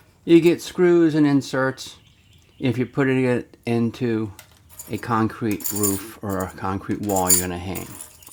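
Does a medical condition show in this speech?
No.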